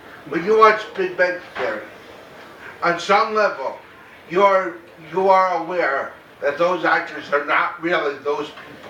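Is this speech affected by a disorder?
Yes: cerebral palsy, mild; mainly affects speech, reduced intelligibility.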